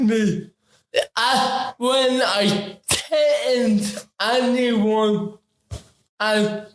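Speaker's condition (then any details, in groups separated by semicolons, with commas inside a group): Ataxic cerebral palsy; affects talking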